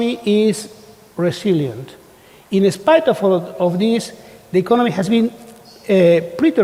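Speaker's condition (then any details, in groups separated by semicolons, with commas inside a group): No condition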